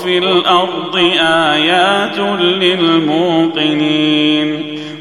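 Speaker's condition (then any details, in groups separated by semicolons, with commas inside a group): No condition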